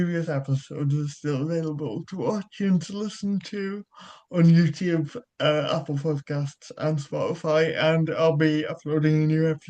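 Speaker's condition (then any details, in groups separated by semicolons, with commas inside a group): Cerebral palsy; childhood surgery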